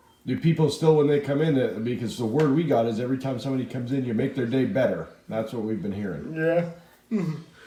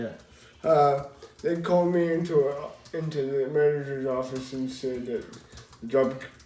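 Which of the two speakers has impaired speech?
The second: cerebral palsy.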